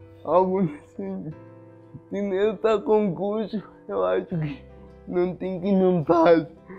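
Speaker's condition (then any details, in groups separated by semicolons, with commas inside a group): Cerebral palsy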